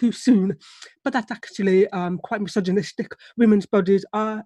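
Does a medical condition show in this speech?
Yes: deafness; relies on lip reading.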